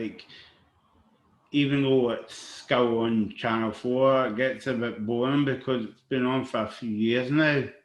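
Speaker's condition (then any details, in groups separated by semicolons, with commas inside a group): Cerebral palsy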